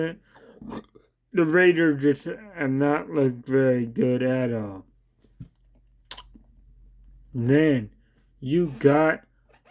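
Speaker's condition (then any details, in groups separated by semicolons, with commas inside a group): Cerebral palsy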